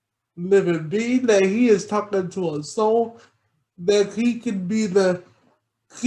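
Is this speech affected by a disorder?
Yes: cerebral palsy.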